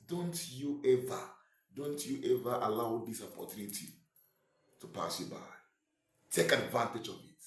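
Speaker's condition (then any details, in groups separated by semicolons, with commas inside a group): No condition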